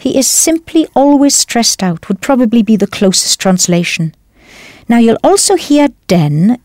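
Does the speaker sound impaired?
No.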